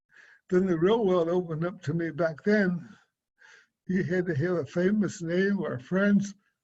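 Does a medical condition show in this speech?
Yes: cerebral palsy; swallowing and speech.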